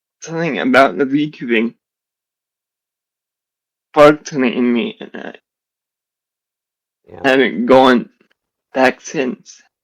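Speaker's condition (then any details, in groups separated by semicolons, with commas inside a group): Generalized dystonia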